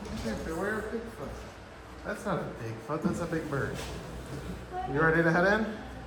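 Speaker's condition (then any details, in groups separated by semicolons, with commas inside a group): No condition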